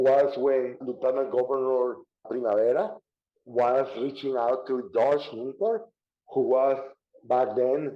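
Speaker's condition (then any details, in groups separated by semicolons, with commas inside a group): Cerebral palsy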